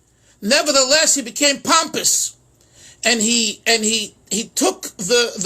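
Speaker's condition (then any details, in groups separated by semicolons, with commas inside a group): No condition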